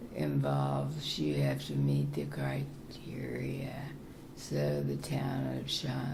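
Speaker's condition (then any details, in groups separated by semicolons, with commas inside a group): Parkinson's; very soft, low voice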